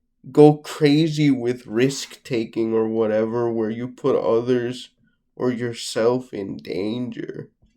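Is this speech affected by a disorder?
Yes: cerebral palsy.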